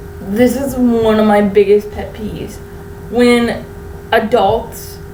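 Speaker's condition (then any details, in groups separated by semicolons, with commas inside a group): Cerebral palsy; wheelchair user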